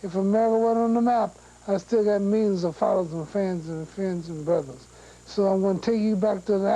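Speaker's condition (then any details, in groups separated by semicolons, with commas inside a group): Parkinson's syndrome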